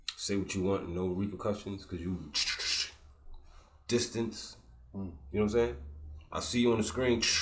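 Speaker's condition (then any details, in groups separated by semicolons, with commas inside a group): No condition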